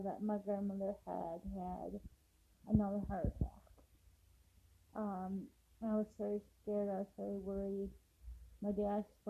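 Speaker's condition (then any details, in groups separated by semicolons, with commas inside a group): Cerebral palsy; affects walking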